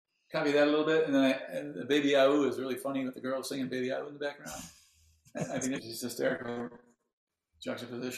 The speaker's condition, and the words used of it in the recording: Parkinson's disease. It's a little hard on your voice because you have to practice it.